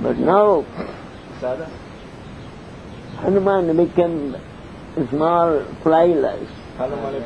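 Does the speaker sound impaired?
Yes: deafness; cannot hear audience questions.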